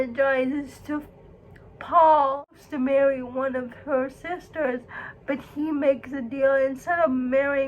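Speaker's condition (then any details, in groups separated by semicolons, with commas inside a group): Cerebral palsy; uses wheelchair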